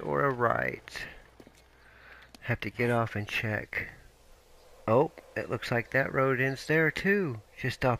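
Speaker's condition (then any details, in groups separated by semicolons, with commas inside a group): No condition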